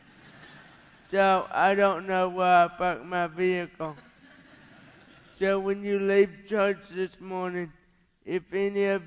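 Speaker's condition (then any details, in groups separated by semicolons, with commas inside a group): Cerebral palsy; onset about 30 to 40 days after birth, caused by parents' lifestyle, not birth defects, lifelong, white plastic braces on both legs in childhood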